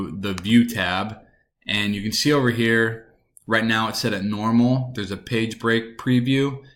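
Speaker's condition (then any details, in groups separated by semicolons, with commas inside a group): No condition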